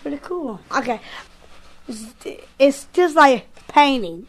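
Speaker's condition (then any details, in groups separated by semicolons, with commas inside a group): Down syndrome; from birth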